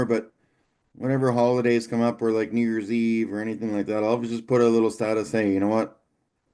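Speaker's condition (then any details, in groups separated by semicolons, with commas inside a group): No condition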